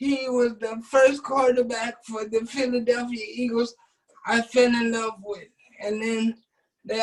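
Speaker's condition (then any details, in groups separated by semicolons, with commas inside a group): Cerebral palsy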